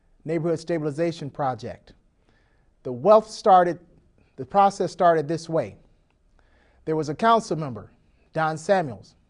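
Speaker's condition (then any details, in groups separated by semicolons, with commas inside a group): No condition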